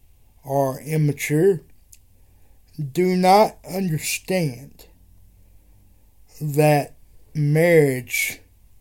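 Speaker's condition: Cerebral palsy; wheelchair user

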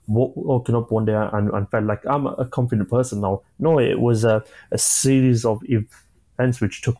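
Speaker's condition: Stammering; stammer since childhood, early NHS speech and language therapy in group with others who stammer, told could never speak fluently; not a fluent speaker, openly admits stammer; repeated sounds

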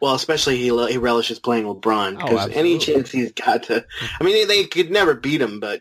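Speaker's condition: No condition

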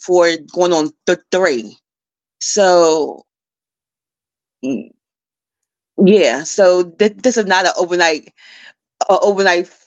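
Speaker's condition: Stuttering; repeated sounds

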